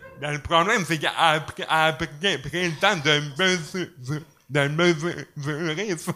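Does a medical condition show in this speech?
Yes: cerebral palsy; cerebral palsy mainly affecting nervous system, uses crutches, past operation with lost lower-body feeling afterward.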